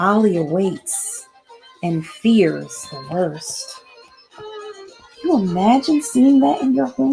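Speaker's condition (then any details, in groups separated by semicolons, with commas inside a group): No condition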